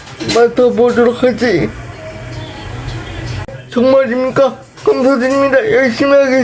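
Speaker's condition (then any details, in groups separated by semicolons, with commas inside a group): Brain lesion disability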